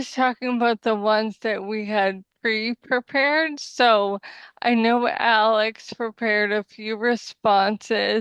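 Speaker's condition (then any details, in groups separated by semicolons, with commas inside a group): ALS; diagnosed before age 35; voice loss early on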